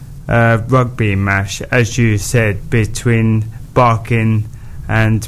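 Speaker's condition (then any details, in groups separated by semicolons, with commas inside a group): Motor neurone disease; progressive neurological disorder affecting muscles throughout the body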